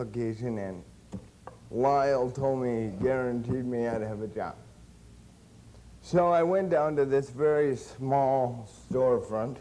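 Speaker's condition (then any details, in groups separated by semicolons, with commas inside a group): Cerebral palsy; since birth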